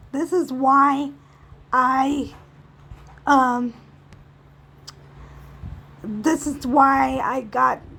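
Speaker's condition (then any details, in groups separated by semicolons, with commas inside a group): Cerebral palsy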